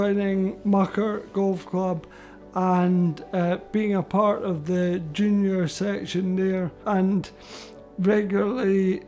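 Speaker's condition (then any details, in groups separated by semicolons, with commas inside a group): Motor neurone disease; progressive gradual decline, about a year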